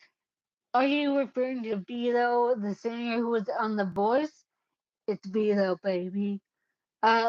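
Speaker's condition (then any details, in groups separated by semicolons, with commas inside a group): Cerebellar ataxia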